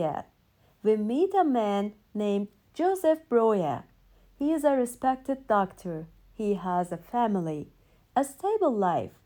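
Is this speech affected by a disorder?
No.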